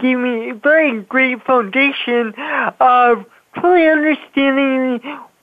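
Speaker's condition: Cerebral palsy; speech affected by cerebral palsy

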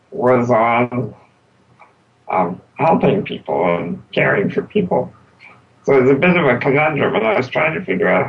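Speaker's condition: Spinal muscular atrophy; not expected to live long

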